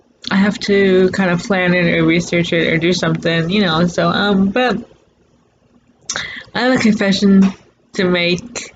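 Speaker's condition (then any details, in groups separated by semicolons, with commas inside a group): Cerebral palsy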